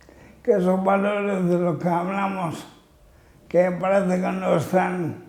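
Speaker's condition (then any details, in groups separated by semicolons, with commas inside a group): Amyotrophic lateral sclerosis (ela)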